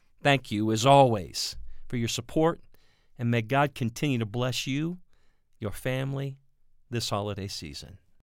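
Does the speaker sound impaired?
No.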